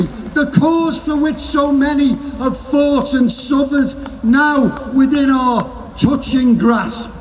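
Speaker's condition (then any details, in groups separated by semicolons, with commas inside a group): No condition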